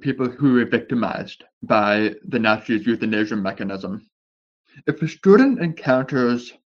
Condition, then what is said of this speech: Deafness. So the way that I'm speaking to you now is the product of years of speech therapy